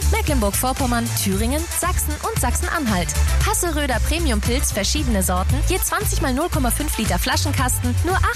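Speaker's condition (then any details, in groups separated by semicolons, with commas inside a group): No condition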